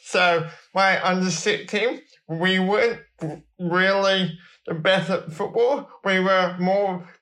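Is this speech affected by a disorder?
Yes: cerebral palsy; balance and movement helped by football since age four.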